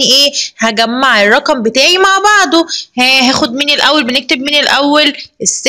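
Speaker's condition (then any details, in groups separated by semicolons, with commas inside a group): No condition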